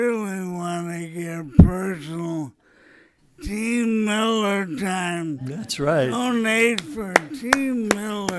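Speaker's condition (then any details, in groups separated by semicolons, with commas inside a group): ALS; still able to speak despite expected voice loss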